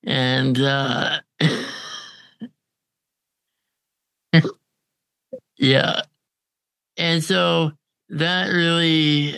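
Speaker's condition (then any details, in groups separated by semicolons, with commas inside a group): Congenital muscular dystrophy; on a ventilator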